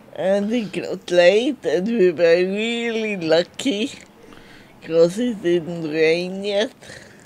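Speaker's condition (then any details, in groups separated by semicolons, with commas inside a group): Multiple sclerosis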